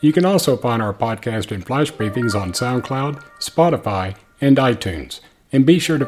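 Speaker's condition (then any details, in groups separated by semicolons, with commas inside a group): No condition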